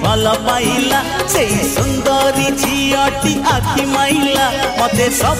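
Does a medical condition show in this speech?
No.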